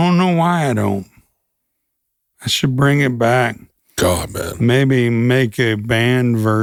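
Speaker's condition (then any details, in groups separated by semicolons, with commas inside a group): ALS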